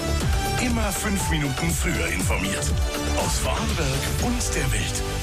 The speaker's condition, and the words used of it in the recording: No condition.